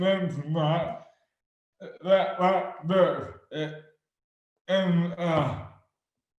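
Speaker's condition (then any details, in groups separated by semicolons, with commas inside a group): Dystonia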